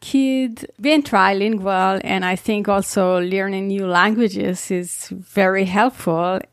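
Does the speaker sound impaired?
No.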